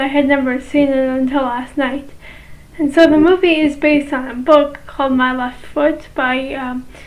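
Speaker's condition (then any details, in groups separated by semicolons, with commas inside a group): Cerebral palsy, mild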